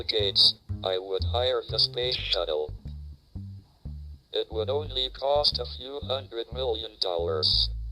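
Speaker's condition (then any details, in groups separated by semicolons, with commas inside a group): ALS, speech-generating device; computer voice controlled by cheek muscle, slow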